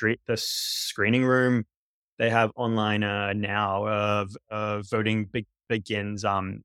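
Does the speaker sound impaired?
Yes: stutter; stutter with blocks at times; Siri on iPhone misunderstands or interrupts, listeners on calls sometimes say not stuttering; here repeated sounds.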